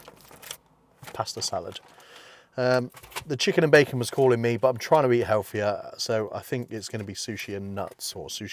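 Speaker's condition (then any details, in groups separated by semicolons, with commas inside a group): No condition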